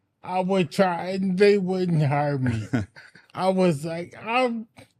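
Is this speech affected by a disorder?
Yes: anoxic brain injury; brain without oxygen 40 minutes, memory loss; about 95% recovered, still in speech therapy; speech therapy ongoing, audible speech difference, loses train of thought.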